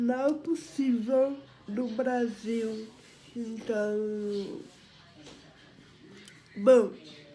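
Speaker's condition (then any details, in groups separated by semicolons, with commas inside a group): Cerebral palsy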